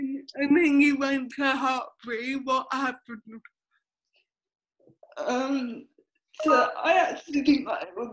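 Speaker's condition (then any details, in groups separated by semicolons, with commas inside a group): Cerebral palsy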